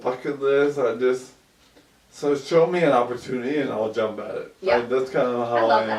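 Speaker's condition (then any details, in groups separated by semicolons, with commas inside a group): ALS; about 2 years since onset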